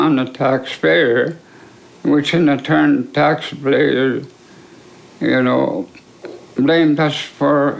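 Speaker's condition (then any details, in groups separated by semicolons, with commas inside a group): ALS; affects swallowing and speech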